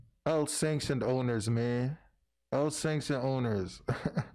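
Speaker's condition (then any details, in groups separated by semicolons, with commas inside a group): No condition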